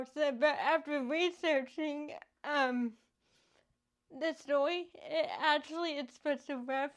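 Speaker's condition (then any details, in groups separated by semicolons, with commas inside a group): Cerebral palsy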